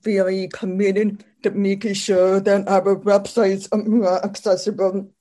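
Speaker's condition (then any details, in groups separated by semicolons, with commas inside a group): Deafness; speaks for self, also uses sign language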